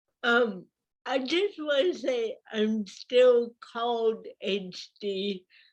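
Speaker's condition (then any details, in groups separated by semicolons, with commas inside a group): Cerebral palsy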